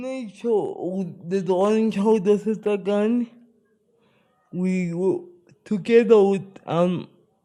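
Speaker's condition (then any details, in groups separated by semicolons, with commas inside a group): Spastic cerebral palsy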